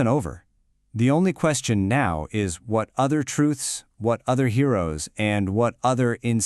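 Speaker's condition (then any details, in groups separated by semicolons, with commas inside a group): No condition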